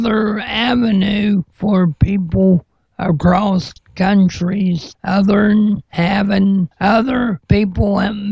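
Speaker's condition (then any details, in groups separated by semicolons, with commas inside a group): Cerebral palsy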